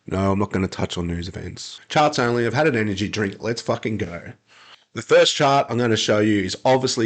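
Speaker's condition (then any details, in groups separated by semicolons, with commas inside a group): No condition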